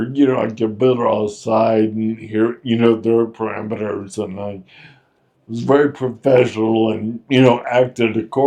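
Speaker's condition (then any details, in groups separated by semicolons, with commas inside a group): Friedreich's ataxia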